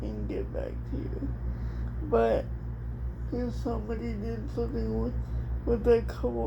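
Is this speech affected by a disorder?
Yes: cerebral palsy; speech somewhat affected.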